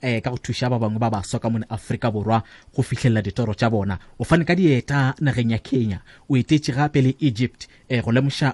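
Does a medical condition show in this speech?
No.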